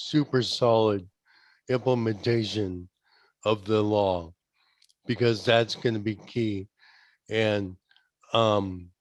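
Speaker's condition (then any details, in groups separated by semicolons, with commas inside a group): ALS; diagnosed age 48, investigational therapy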